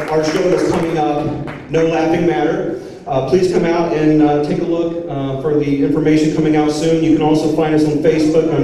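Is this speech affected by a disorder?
No.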